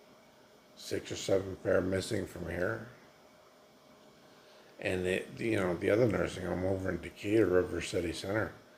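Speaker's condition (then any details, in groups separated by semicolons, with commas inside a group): Multiple sclerosis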